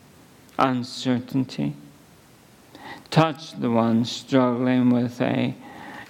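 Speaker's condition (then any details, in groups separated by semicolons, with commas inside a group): ALS; at least a couple of months since diagnosis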